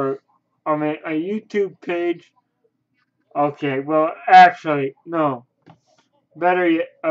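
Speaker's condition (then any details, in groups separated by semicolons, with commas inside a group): Cerebral palsy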